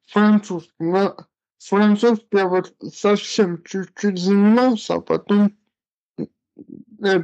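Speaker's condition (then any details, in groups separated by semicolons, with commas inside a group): Cerebral palsy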